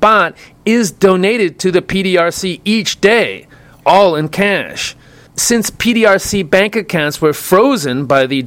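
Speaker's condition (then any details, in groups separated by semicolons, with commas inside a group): No condition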